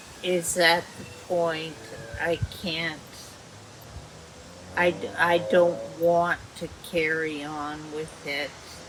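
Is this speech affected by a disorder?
Yes: dysarthria.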